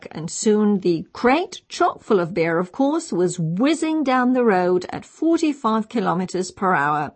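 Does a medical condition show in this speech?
No.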